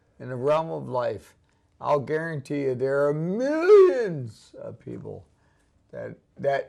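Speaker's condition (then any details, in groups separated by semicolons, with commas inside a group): ALS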